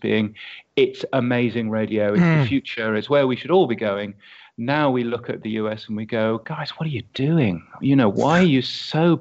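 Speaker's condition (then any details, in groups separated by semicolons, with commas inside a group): No condition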